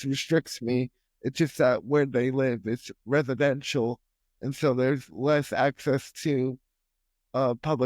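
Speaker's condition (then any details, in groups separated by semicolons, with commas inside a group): Spastic quadriplegic cerebral palsy; spastic quadriplegic, very tight limbs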